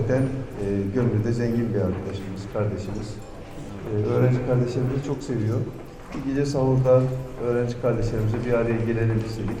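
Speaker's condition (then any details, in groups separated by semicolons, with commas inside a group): No condition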